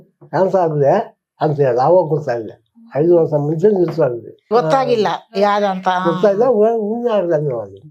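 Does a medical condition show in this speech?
Yes: tongue cancer surgery; tongue cancer, tongue surgery, post-surgery tube 15 days; age 62, no radiation, daily tablets; eating previously difficult and painful, now eats well.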